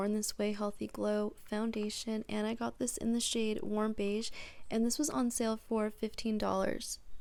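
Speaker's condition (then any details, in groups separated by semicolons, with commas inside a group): No condition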